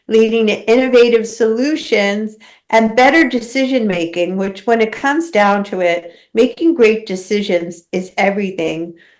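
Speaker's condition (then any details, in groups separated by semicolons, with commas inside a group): No condition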